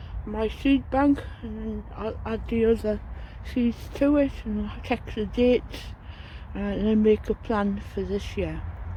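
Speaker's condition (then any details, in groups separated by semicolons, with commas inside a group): Tongue cancer, partial glossectomy; post surgery, awaiting radiotherapy, about a month; speaking slightly differently since tongue surgery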